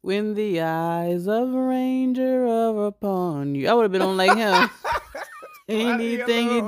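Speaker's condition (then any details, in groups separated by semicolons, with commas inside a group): No condition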